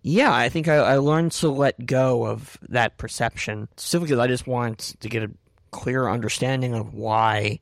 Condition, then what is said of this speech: Cleft palate. I was born with a cleft palate and my L's are very much a challenge, but it's called emotional lability, which basically just means that